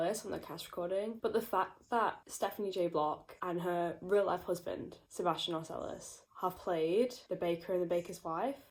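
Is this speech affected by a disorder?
No.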